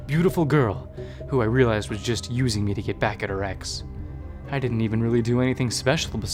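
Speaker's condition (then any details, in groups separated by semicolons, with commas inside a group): No condition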